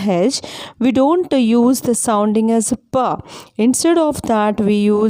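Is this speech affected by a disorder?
No.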